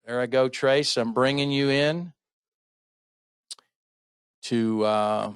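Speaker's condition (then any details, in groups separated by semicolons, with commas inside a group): No condition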